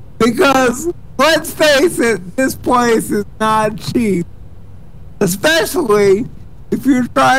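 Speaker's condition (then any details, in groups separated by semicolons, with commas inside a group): Cerebral palsy; speech sounds drunk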